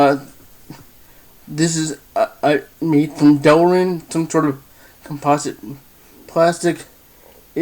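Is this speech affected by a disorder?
Yes: cerebral palsy, spastic diplegia.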